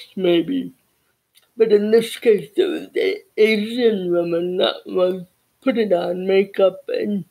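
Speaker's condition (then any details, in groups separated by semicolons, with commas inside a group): Cerebral palsy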